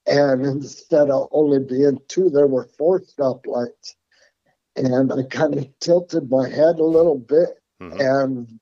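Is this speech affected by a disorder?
Yes: Parkinson's; tremors since youth, progressively worse, repeated complete breathing stoppage, unable to make sound then, emergency steroids; psilocybin 1 gram every 5 hours controls tremors, helps breathing, still has breathing problems, uses cannabis; formerly voice tremor, hard to understand, lost track after 2-3 sentences, now talks at length.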